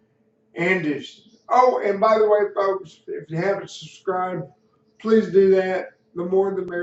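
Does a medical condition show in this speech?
Yes: cerebral palsy; slight speech impediment.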